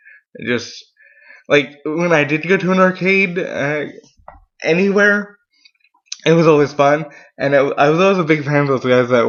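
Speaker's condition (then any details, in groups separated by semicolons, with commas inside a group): Cerebral palsy; mild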